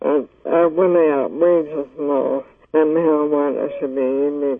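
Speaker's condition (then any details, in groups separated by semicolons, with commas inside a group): ALS; ALS diagnosed 1986, 23 years ago, given 3 to 5 years, major decline in first 3 years, wheelchair user; lost ability to cough, choked on saliva, choking resolved with cannabis, speech improved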